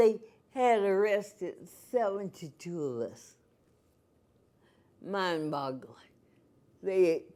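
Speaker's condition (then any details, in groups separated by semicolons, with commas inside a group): Cerebral palsy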